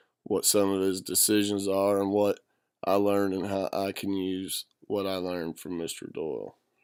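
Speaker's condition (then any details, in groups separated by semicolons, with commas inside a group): No condition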